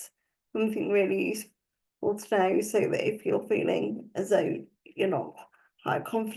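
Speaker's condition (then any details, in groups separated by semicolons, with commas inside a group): Cerebral palsy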